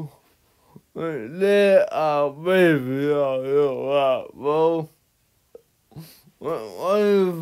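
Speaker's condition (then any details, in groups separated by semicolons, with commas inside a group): Cerebral palsy; atypical speech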